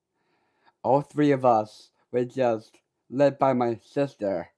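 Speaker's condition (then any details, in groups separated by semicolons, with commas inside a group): Down syndrome; able to express self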